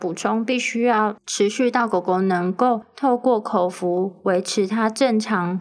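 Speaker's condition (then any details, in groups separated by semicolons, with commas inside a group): No condition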